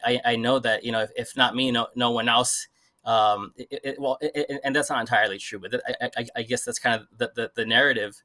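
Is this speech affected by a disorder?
Yes: stutter; stutter since childhood, never addressed as stuttering, talked a lot and fast, constantly told to slow down; adult, repeats words, gets stuck on words, often cannot start sentences, stutter also obstacle in Spanish; word repetitions, blocks at sentence start, stutters in Spanish too; here repeated words, blocks.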